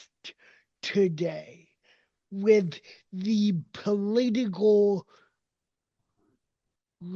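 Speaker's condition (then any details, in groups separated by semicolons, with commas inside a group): Cerebral palsy; uses walker and wheelchair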